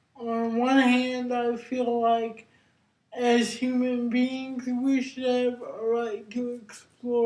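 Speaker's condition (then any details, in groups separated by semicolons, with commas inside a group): Cerebral palsy; brain injury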